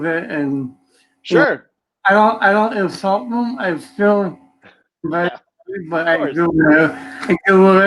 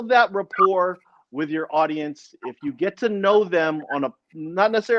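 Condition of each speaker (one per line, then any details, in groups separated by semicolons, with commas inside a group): Cerebral palsy; affects speech only; speech impediment since childhood
No condition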